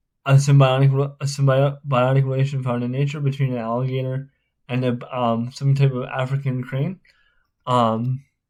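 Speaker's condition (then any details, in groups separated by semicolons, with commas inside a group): Spastic cerebral palsy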